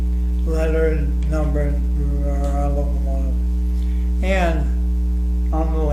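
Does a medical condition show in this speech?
Yes: ALS.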